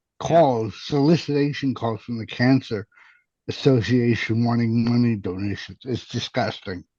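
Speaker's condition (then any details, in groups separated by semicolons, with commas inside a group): Cerebral palsy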